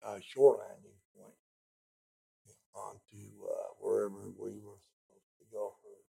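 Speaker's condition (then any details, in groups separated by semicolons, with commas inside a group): Speech impediment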